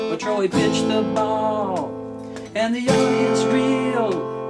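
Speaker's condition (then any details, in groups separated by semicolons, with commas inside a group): No condition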